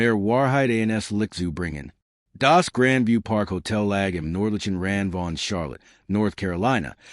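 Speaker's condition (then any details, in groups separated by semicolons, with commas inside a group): No condition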